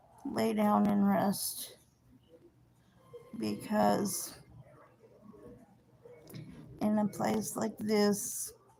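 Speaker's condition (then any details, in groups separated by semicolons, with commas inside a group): Cerebral palsy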